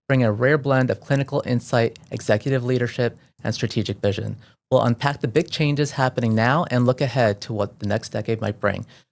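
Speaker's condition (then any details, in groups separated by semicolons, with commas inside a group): No condition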